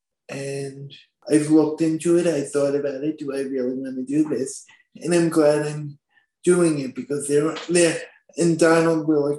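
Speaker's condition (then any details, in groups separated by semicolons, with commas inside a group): Spastic quadriplegic cerebral palsy; from birth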